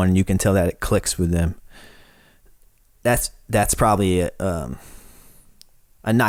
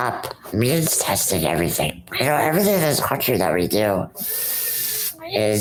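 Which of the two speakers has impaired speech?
The second: rare muscular dystrophy; Ullrich congenital muscular dystrophy, very rare form; diagnosed at age 25.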